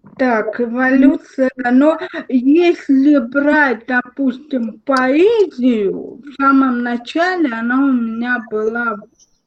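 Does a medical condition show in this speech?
Yes: cerebral palsy, spastic diplegia; caused by birth trauma; more or less stable.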